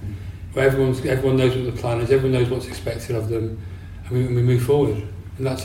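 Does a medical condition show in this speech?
Yes: Parkinson's disease; years since diagnosis, on medication, walking affected, medication helps standing, symptoms worse when inactive.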